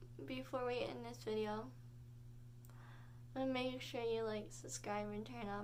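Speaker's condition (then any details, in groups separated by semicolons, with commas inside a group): Cerebral palsy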